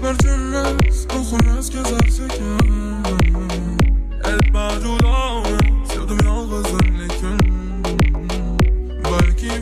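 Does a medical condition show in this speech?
No.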